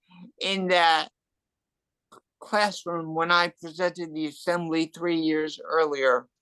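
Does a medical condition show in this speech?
Yes: cerebral palsy and hearing loss; hearing loss from birth, wobbly gait, poor hearing, broke leg on stage, emergency surgery; adult.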